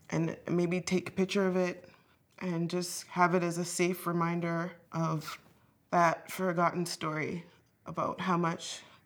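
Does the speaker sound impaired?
No.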